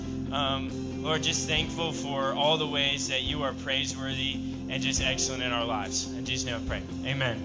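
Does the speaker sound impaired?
No.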